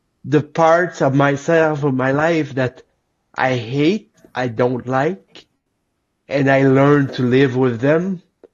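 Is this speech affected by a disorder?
Yes: cerebral palsy; lifelong.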